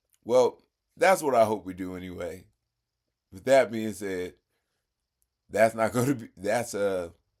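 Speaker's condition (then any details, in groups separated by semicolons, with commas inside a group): No condition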